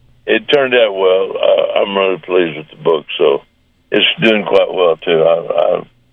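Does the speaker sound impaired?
Yes: Parkinson's disease; diagnosed about a year ago, brain surgery about two and a half months ago; walking not yet as wanted, taking exercise classes, recently back to working out.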